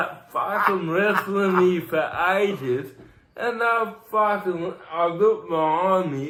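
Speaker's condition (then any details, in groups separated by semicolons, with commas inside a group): Cerebral palsy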